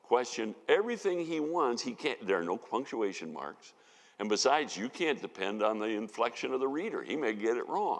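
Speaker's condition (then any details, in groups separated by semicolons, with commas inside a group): No condition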